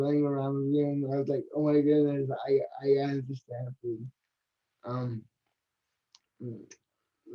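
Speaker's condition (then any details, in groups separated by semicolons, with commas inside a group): Cerebral palsy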